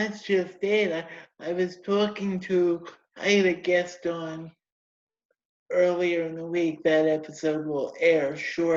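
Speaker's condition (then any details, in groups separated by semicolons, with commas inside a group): Cerebral palsy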